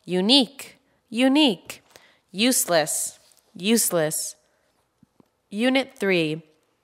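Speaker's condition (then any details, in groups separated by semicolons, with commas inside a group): No condition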